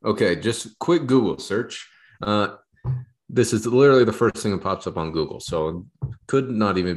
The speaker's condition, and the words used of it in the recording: No condition.